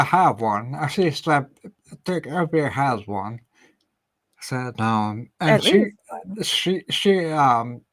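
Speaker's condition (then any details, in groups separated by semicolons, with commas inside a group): Ataxia; may slur speech, may sound drunk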